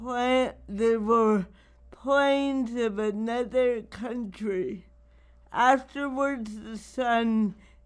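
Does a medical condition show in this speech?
Yes: cerebral palsy; not degenerative.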